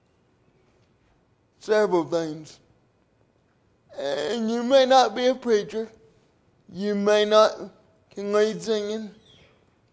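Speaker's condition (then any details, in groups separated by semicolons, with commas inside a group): Cerebral palsy; due to birth complications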